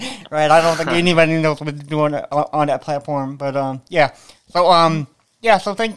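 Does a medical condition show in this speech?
Yes: cerebral palsy.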